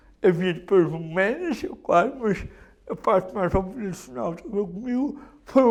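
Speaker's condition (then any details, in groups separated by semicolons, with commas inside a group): Cerebral palsy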